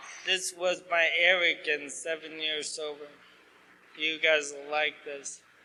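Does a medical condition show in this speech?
Yes: ALS.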